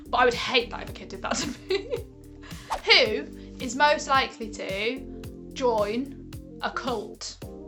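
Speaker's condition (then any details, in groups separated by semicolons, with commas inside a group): No condition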